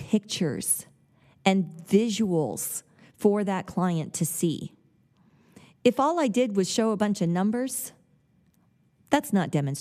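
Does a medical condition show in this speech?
No.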